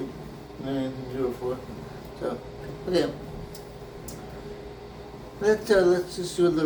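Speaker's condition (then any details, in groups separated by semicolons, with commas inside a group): Brain injury; memory greatly affected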